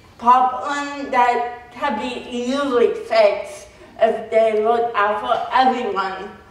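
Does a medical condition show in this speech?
Yes: cerebral palsy; phone speech misunderstood.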